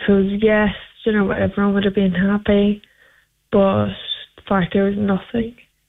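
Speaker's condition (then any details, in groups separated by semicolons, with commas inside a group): Friedreich's ataxia; progressive condition, worsening each day; awaiting HSE funding decision on Skyclarys by Biogen, wait almost two years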